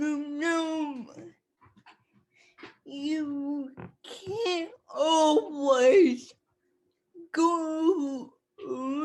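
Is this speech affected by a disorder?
Yes: cerebral palsy; speech affected.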